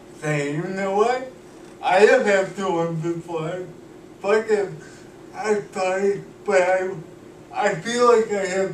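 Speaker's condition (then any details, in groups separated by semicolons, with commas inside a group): Cerebral palsy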